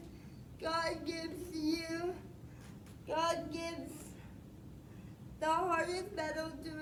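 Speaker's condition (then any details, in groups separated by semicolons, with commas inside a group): Spastic quadriplegic cerebral palsy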